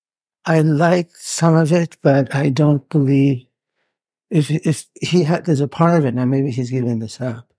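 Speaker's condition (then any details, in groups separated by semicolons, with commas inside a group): Parkinson's; needs to move about while filmed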